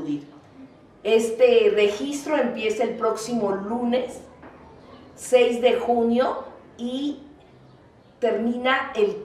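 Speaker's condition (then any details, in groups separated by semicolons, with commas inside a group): No condition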